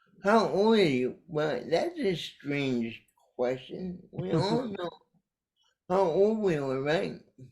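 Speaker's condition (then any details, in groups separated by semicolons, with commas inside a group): Cerebral palsy; caused by brainstem aneurysm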